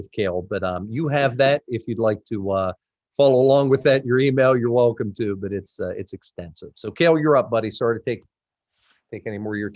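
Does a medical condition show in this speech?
No.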